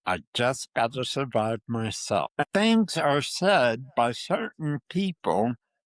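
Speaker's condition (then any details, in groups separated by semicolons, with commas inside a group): Parkinson's disease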